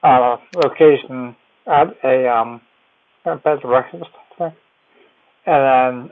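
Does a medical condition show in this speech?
Yes: cerebellar ataxia; gets around with walker.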